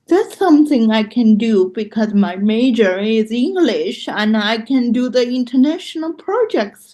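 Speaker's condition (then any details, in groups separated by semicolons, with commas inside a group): Cerebral palsy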